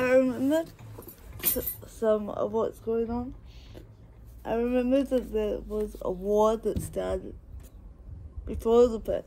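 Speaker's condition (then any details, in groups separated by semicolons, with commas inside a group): Cerebral palsy; affects walking and speech, dribbling, falls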